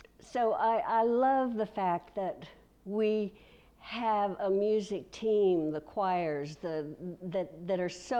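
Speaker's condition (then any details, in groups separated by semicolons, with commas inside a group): No condition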